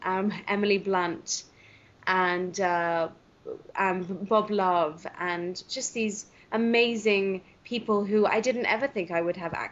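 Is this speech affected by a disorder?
Yes: stuttering; stuttering since age seven, two-week intensive therapy course about age eight, techniques abandoned, repeated at 25; many years since onset, not in therapy, uses voluntary stuttering; always stutters saying own name, later therapy did not change stutter much; here prolonged sounds.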